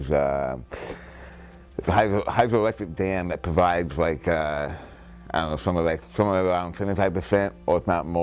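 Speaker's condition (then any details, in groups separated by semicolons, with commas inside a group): Traumatic brain injury, partial tongue loss; combat blast, lost 60% of tongue, jaw and tongue rebuilt; about 35 surgeries; feeding tube after injury, speech therapy, now eating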